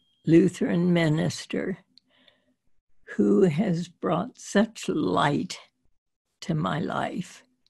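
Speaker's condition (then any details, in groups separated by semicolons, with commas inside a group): Spasmodic dysphonia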